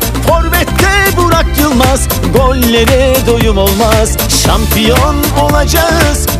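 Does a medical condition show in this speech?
No.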